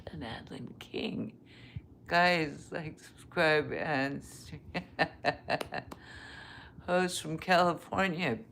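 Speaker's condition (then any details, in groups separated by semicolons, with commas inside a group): Cervical dystonia, essential tremor; affects neck, also essential tremor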